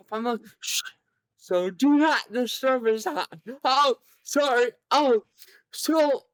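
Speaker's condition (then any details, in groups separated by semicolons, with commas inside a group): Cerebral palsy; present from birth, severe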